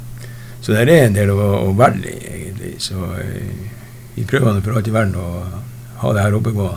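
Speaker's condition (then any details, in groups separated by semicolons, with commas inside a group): Parkinson's disease; about 6-7 years since onset, no family history, not yet advanced; some days with struggling, takes timed medication, does training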